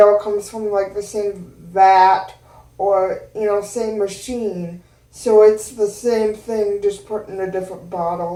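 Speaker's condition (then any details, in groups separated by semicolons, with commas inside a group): Cerebral palsy; both hands affected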